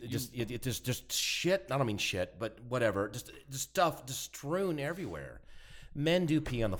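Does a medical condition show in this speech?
Yes: stutter; stutter since youth, stuttered more when younger; mild stutter, a little bit now; occasional mild stutter, less than when younger; here repeated sounds, prolonged sounds.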